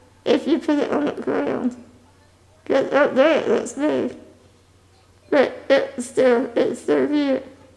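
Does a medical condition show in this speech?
Yes: spinal muscular atrophy type 2.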